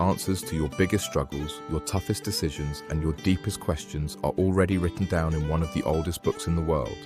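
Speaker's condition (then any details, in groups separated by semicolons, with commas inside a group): No condition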